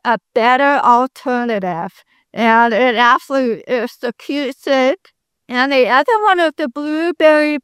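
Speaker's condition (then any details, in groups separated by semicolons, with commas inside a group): Deafness; congenital complete deafness, found by tests at age four, not talking as young twin; speaks very well per host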